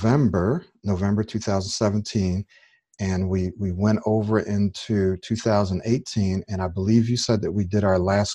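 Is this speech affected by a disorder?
No.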